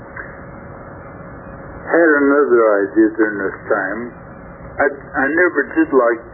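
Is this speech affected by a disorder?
Yes: stroke affecting throat muscles; first stroke about 3 years ago, left side totally paralyzed, then three more small strokes; much mobility recovered with therapy; last small stroke affected throat muscles, tough time talking, listener says speech sounds fine.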